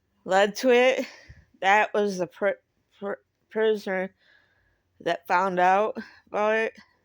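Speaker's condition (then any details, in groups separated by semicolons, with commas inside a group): Cerebral palsy; speaks differently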